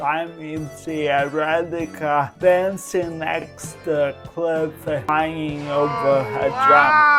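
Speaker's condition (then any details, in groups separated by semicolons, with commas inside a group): Cerebral palsy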